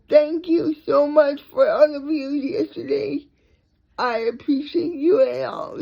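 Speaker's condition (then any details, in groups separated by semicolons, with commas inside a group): Cerebral palsy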